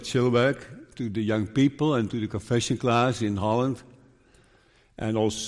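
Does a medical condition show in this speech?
Yes: Parkinson's disease; very slow progression per neurologist.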